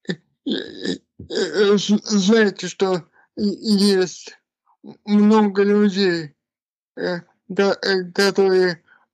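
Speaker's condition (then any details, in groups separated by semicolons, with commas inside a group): Cerebral palsy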